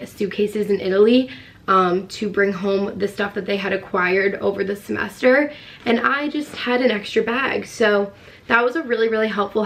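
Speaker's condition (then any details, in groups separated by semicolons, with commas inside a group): No condition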